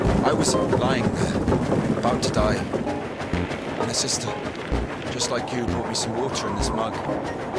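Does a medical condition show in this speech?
No.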